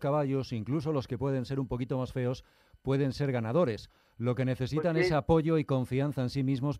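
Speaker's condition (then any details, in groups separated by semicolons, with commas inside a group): No condition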